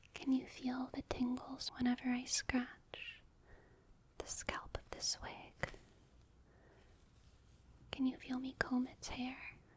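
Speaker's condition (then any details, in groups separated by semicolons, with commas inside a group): No condition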